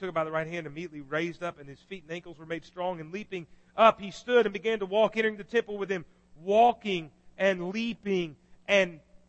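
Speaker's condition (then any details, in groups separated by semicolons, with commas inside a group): No condition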